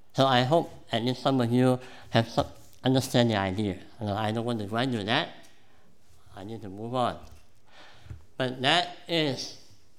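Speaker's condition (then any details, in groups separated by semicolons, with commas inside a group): Cleft palate; congenital cleft palate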